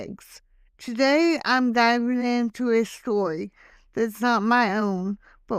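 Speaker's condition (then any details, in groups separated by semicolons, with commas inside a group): Hemiplegic cerebral palsy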